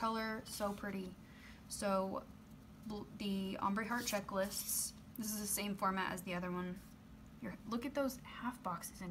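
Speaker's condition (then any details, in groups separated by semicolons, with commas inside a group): No condition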